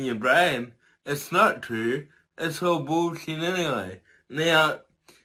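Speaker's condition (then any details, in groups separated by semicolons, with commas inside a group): Cerebral palsy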